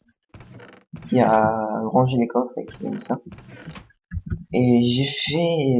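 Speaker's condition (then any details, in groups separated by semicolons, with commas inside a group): No condition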